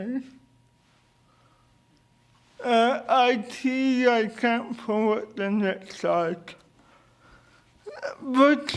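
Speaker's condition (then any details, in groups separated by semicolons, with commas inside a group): Cerebral palsy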